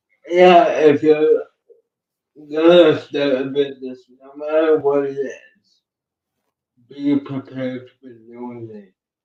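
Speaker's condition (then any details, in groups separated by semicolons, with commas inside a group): Cerebral palsy; uses one hand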